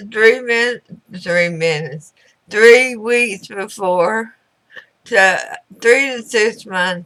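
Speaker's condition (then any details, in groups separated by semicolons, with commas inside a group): Throat cancer radiation damage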